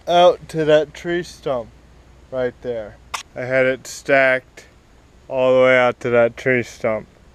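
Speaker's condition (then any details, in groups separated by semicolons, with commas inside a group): Cerebral palsy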